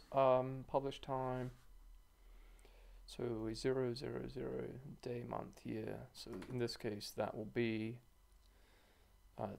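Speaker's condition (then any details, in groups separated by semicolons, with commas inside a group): No condition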